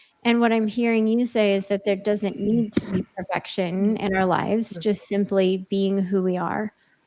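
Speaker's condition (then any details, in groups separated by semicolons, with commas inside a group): No condition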